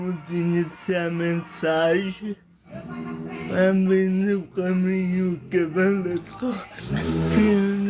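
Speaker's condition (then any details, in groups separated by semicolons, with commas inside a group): Paralysis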